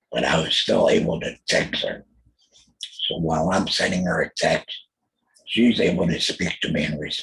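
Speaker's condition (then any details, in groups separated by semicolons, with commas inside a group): Total laryngectomy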